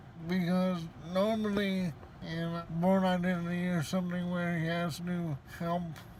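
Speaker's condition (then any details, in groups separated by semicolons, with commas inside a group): Cerebral palsy, severe; spastic type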